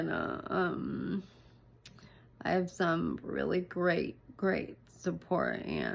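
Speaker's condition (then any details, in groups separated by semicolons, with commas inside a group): ALS; full-time wheelchair, cough assist machine; breathing difficulty, short breath, slow speech, voice concerns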